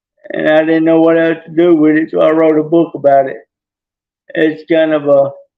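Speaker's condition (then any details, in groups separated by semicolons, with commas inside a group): Traumatic brain injury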